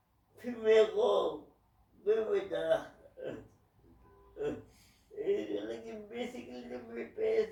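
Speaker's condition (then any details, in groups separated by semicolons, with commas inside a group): Cerebral palsy; from birth, spasticity, muscle tightness; self-developed mudra to reduce spasticity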